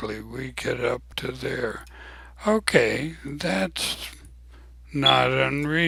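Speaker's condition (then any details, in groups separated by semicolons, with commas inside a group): ALS; abnormally slow voice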